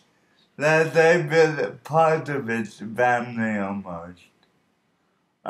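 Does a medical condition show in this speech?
Yes: cerebral palsy.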